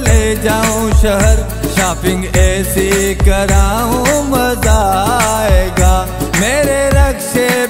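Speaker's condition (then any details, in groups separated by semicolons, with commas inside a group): No condition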